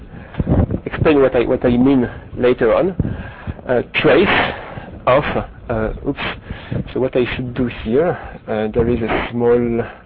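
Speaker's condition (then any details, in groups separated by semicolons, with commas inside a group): No condition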